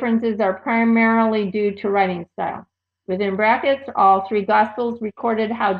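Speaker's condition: No condition

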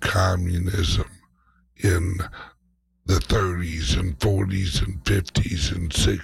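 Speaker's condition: Speech impediment, mild; slight speech impediment

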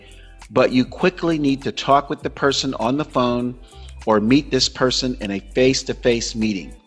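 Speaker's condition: No condition

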